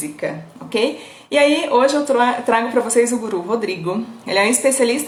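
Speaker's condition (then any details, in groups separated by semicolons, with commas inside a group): No condition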